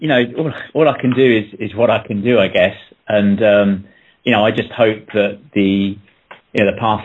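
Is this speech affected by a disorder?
No.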